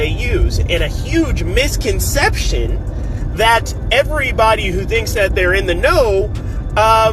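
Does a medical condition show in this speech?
No.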